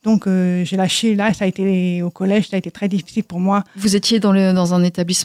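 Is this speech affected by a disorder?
Yes: deafness from birth; congenital, right-ear hearing aid from age 2.5 to 3, left ear hears nothing, left aid refused; no sound without aid, lip-reading needed, high sounds too loud, aids switched off in noisy streets; learned to speak through many speech therapy sessions, speech does not reveal deafness.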